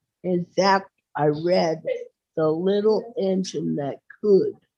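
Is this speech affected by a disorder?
Yes: cerebral palsy; wheelchair user, formerly walked, curvature of the spine (scoliosis).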